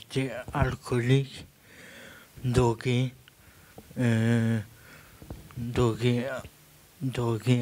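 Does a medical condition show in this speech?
Yes: acquired brain injury.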